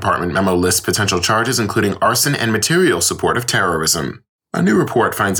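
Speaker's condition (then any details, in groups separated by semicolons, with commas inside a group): No condition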